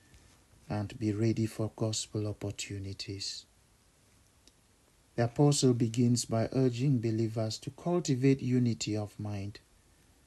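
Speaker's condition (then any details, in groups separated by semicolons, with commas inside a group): No condition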